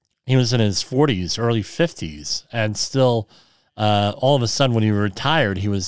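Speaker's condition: Cleft lip and palate

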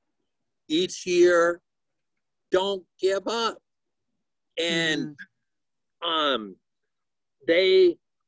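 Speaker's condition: Aphasia; aphasia after stroke, woke with whole right side paralyzed, talking improving each month and year; initially no talking, now halting telegraphic speech, many fillers and pauses, missing words

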